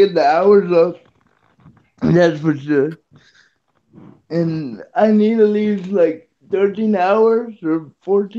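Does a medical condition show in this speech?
Yes: cerebral palsy.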